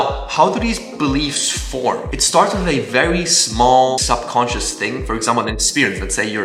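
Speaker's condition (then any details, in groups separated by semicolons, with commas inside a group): No condition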